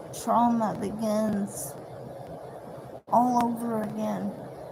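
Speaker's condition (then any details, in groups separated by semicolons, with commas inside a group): Cerebral palsy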